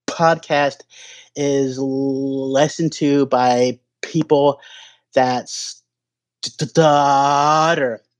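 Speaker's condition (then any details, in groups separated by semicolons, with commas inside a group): Stuttering; onset around age 2.5, fall with traumatic brain injury then, grandfather and daughter stutter, likely genetic, hypnotherapy tried; no longer hides stutter, not trying to avoid stuttering, stuttering more or more aware lately, sober; stutters every time talking, hard ordering in restaurants, phone calls, strangers, alcohol seemed to lessen stutter; repeated sounds, prolonged sounds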